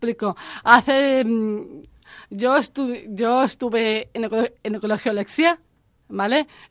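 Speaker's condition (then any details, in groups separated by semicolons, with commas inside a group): Down syndrome; intellectual disability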